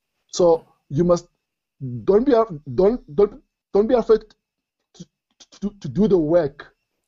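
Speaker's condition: Stutter; stutter since childhood, grew up with it, never outgrew it; bit of a stutter, audibly battles it while talking, milder than few years ago; severe in school, school speech took whole period, avoided speaking careers, disliked call-center job due to stammering; repeated words, blocks

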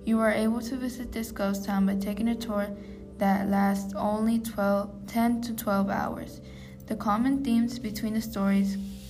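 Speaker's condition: No condition

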